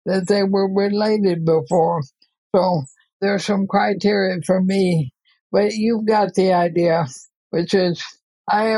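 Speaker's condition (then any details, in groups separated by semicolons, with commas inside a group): ALS; expects to die within couple of years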